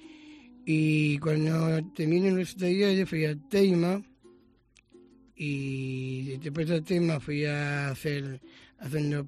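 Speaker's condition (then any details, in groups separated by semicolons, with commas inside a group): Down syndrome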